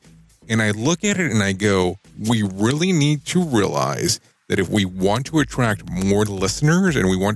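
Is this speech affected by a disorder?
No.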